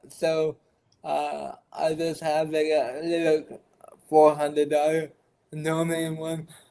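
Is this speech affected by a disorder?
Yes: cerebral palsy; diagnosed after cardiac arrest.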